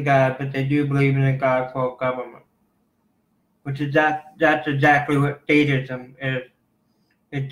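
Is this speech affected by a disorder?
Yes: cerebral palsy.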